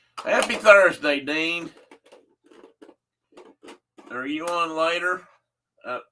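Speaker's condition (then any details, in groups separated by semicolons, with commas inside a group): No condition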